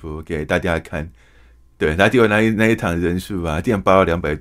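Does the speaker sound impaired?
Yes: hearing impairment.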